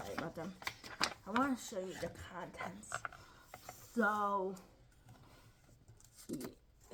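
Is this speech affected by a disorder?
Yes: cerebral palsy.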